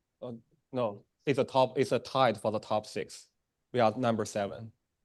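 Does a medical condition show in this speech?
No.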